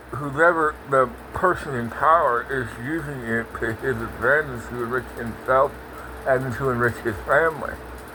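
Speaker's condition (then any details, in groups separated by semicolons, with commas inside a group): Parkinson's; speech impediment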